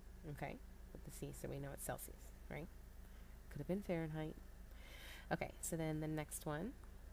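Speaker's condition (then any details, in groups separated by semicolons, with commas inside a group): No condition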